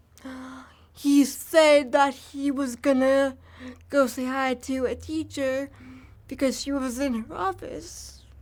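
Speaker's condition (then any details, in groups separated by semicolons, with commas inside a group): Cerebral palsy; from birth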